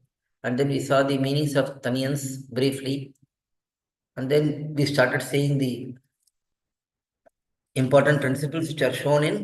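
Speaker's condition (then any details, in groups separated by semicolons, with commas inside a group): No condition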